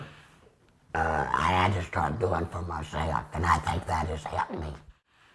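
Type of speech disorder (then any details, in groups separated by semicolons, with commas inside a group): Speech with a voice prosthesis; laryngectomy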